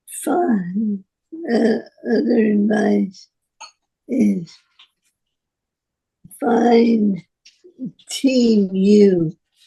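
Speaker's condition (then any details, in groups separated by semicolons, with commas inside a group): Parkinson's disease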